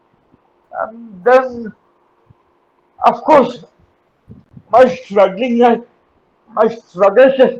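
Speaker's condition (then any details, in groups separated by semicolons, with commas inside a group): Cerebral palsy; uses wheelchair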